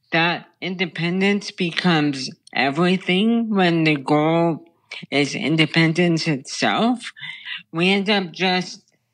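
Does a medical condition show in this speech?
Yes: brain stem tumor; childhood onset.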